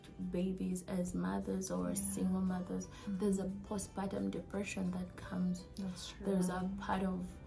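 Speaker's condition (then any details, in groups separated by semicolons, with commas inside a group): No condition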